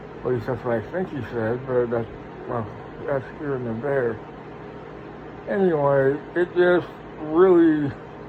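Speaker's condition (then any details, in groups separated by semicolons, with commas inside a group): Parkinson's; speech impediment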